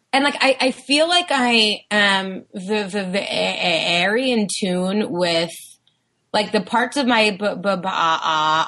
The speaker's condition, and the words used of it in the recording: Stuttering. My stuttering has been out of control.